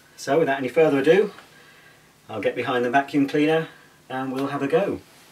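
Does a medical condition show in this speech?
No.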